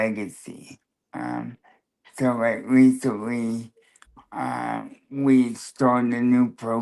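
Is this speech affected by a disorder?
Yes: cerebral palsy, spastic quadriplegia.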